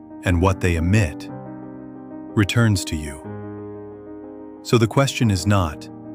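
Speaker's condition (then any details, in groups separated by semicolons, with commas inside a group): No condition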